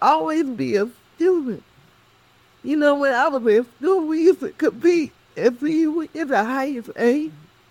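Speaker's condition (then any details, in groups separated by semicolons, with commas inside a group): Cerebral palsy; speech affected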